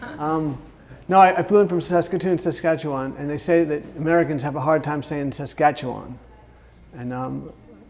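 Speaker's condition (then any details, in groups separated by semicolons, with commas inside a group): Parkinson's disease; Parkinson's onset age 41, about 12 years' history, first tremoring hand and no arm swing after thumb surgery, left foot dystonia; timed medication with alarm, exercise beyond comfort zone; says some words are hard or tough to say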